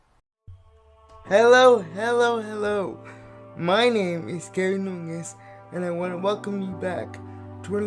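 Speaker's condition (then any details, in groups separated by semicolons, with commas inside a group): Cerebral palsy; uses voice dictation and typing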